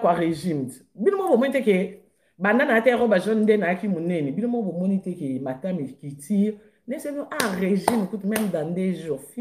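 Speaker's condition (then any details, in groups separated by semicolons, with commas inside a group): No condition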